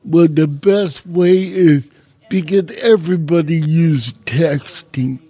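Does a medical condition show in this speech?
Yes: cerebral palsy; congenital, uses a wheelchair, cannot write own name, able to drive a car; in a wheelchair at recording; self-described as not having a radio voice, says not drunk.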